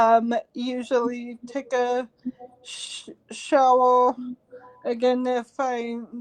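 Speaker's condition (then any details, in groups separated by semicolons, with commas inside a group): Cerebral palsy; since birth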